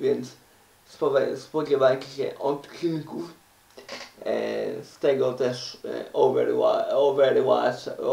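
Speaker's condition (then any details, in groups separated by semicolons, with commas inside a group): Cerebral palsy; uses wheelchair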